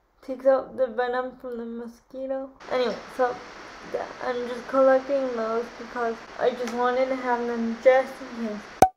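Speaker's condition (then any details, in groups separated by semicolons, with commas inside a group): Cerebral palsy; motorized wheelchair with headrest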